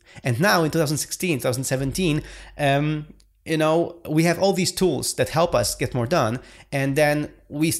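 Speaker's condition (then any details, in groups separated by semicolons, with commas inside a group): No condition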